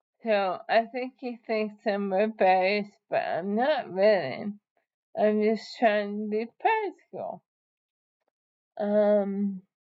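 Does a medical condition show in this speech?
Yes: ALS.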